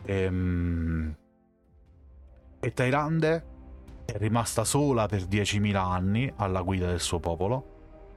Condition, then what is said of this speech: None; typical speech.